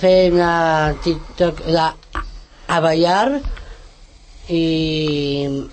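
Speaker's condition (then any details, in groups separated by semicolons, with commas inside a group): Down syndrome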